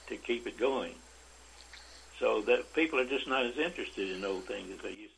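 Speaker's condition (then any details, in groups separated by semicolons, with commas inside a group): Parkinson's disease; about 25 years since onset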